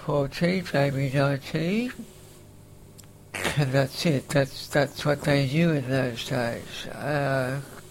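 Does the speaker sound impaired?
Yes: facioscapulohumeral muscular dystrophy, facioscapulohumeral (FSHD); diagnosed about age 10, named facioscapulohumeral form in late 20s, early prognosis life to 14-19; uses respirator; respirator pump wheezing audible in recording.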